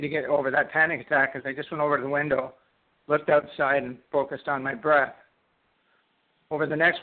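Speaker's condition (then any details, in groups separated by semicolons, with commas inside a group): Parkinson's disease; diagnosed 4 years later by Ontario neurologist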